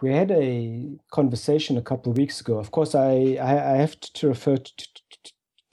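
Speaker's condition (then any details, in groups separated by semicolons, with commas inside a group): Stuttering; onset age unknown, no remembered cause or trauma, parents sought help in childhood; has a cold during recording; stutters audibly, stuttered severely in army, too disfluent for officer's course; repeated words, blocks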